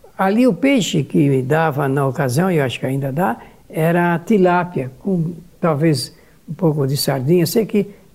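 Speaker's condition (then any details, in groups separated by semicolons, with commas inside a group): No condition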